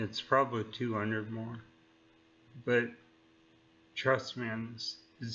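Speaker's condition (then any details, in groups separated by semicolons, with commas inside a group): Neurological disease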